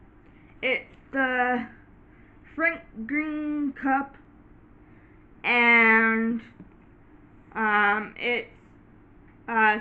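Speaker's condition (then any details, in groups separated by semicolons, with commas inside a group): Cerebral palsy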